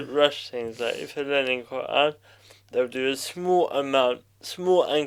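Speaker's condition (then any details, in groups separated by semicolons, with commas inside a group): Cerebral palsy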